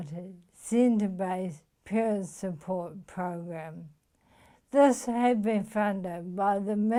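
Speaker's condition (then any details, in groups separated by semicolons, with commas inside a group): Motor neuron disease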